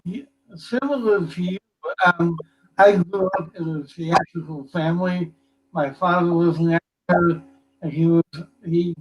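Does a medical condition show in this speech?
Yes: cerebral palsy; present from birth, wheelchair until about age 8.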